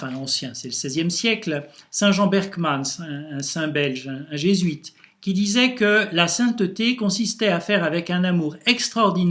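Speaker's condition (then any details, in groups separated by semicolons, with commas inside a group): No condition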